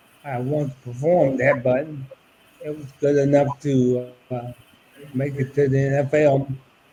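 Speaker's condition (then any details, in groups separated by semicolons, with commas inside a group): ALS; about eight years since diagnosis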